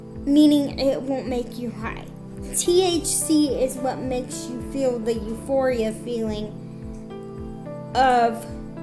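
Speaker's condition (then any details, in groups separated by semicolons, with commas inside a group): Cerebral palsy, spastic, severe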